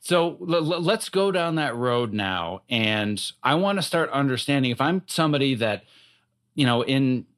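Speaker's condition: No condition

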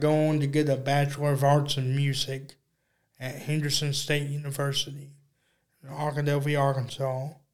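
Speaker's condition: Cerebral palsy; uses electric wheelchair

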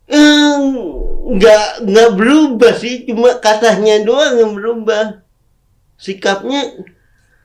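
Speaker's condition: Cerebral palsy; speaking is difficult

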